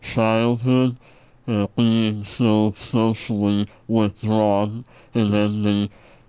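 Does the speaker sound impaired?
Yes: Treacher Collins syndrome; congenital genetic, no ears or ear canals, no eye sockets or cheekbones, jaw deformities, cleft palate; about 30 surgeries reconstructing whole facial skeleton, bone conduction hearing aids, hears through bones.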